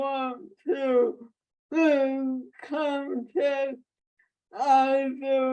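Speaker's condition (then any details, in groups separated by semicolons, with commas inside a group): Traumatic brain injury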